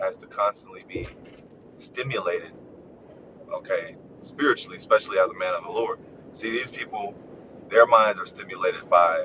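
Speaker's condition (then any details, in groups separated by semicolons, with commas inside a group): No condition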